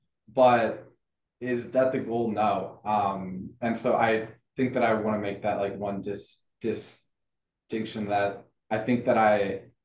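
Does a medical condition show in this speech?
Yes: stuttering; stuttering since childhood; varies by situation, more fluent when confident, healthy and feeling good; here repeated sounds, blocks.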